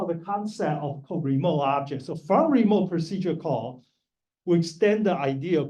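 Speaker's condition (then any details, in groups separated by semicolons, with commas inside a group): No condition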